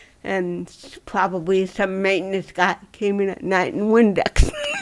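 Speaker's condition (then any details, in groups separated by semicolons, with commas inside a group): Cerebral palsy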